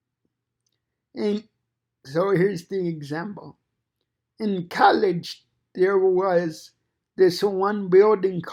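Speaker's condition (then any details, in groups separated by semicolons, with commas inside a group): Cerebral palsy; fine motor impairment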